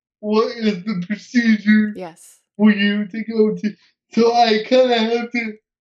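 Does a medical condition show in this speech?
Yes: cerebral palsy; uses wheelchair.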